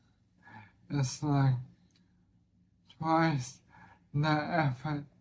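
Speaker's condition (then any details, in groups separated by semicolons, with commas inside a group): Motor neuron disease (ALS)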